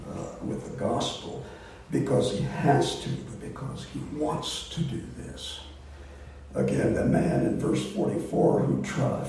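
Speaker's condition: Voice disorder; not contagious

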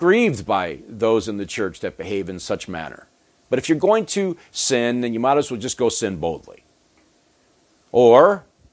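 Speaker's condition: No condition

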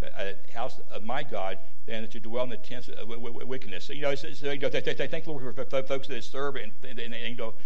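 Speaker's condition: Stuttering; stutter as usual way of talking, recent neck surgery; throat may get scratchy during talk, Halls lozenges at hand; worse when unwell, mistaken for stroke by Life Squad paramedics; repeated sounds, blocks

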